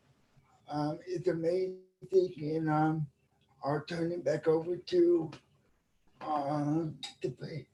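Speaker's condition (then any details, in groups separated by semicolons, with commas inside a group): Cerebral palsy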